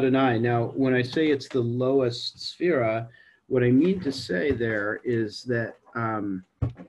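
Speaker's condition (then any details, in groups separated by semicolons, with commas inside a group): No condition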